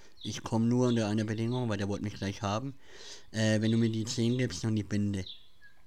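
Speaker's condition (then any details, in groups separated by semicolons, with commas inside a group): Cleft palate; since childhood; speech impediment, mimicked in school when reading aloud, listeners say speech hard to understand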